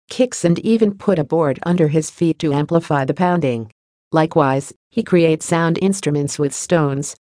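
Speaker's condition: No condition

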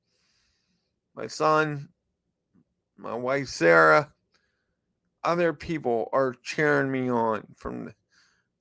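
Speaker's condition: Cerebral palsy; speech impediment

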